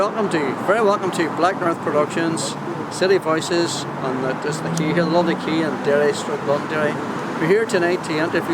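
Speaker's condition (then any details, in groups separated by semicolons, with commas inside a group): No condition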